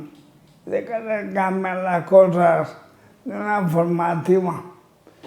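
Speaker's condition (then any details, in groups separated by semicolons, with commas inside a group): Amyotrophic lateral sclerosis (ela)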